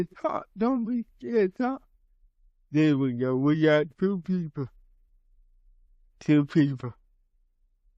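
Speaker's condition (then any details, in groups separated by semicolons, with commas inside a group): Cerebral palsy; from birth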